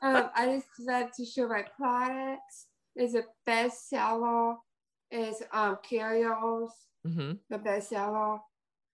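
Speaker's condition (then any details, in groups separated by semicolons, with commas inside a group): Down syndrome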